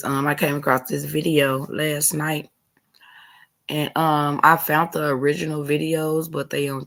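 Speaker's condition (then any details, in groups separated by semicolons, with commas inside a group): No condition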